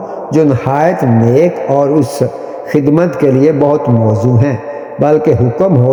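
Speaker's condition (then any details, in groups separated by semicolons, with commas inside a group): No condition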